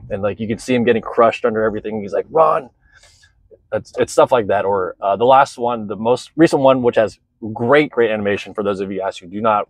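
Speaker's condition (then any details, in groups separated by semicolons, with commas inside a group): No condition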